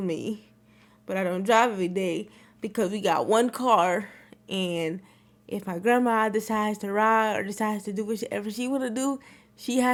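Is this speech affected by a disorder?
Yes: cerebral palsy.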